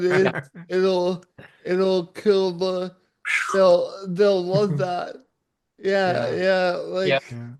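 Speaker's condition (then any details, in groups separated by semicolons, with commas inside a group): Cerebral palsy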